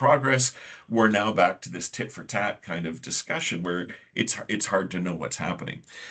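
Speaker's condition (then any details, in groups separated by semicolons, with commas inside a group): No condition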